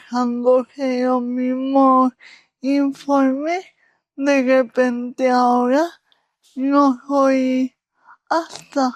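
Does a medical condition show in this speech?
Yes: cerebral palsy.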